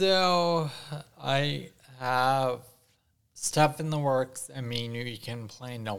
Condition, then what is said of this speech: Ataxia. And now, I mean, I know you think that you have a slight speech impediment.